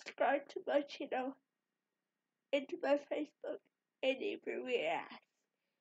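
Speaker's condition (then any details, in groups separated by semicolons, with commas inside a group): Cerebral palsy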